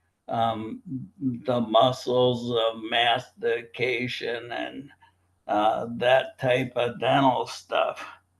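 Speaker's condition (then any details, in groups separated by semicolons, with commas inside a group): Primary lateral sclerosis, bulbar onset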